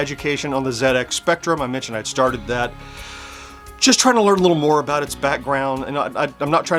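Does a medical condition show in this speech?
No.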